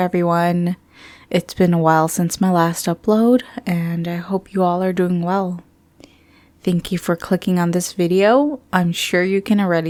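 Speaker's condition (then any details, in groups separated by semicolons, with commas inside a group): No condition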